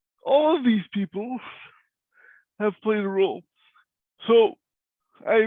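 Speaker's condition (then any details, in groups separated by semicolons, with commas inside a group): Cerebral palsy; voice is different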